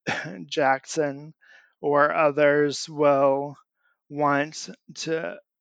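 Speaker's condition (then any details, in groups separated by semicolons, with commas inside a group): Amyotrophic lateral sclerosis; onset last fall, walker since falls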